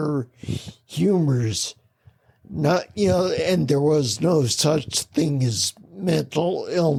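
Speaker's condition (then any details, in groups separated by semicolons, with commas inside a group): Spinocerebellar ataxia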